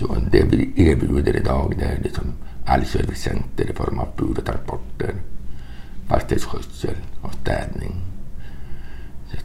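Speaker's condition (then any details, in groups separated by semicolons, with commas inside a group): Hearing impairment, cochlear implants, congenital, bilateral cochlear implants; two cochlear implants, first implant seven years before second; uses two cochlear implants, content with both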